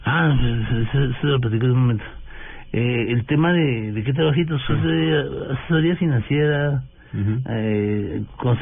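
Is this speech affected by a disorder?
Yes: Parkinson's disease; past stooped posture, marked loss of physical strength; voice sometimes trembles, sometimes understood, sometimes not understood at all.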